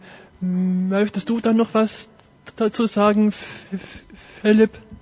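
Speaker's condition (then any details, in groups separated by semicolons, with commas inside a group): Stuttering; severe stuttering, difficult since school years, persisting into working life; in vivo exercise this morning, training everyday situations; stuttered when asking a question in a shop this morning; repeated sounds, prolonged sounds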